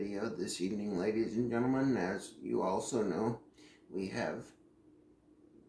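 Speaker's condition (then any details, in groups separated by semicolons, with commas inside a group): Cerebral palsy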